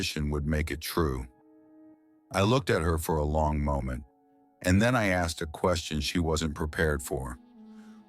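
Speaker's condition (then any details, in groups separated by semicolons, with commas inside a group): No condition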